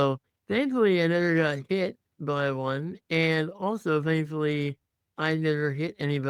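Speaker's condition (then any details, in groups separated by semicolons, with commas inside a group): Muscular dystrophy; tracheostomy for breathing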